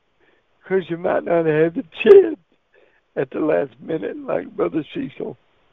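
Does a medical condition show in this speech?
Yes: cerebral palsy; wheelchair user.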